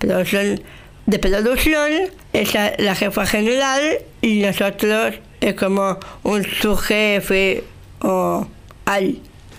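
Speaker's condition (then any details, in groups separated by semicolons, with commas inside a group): Down syndrome; age 35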